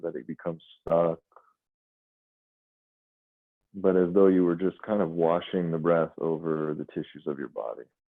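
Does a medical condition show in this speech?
No.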